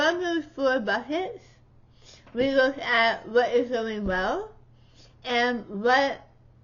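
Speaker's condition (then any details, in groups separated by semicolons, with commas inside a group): Tongue cancer surgery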